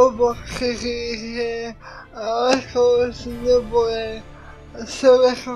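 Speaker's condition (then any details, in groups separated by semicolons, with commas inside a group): Cerebral palsy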